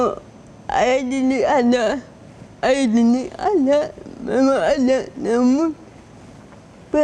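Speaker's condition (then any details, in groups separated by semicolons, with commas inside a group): Cerebral palsy; walking relatively difficult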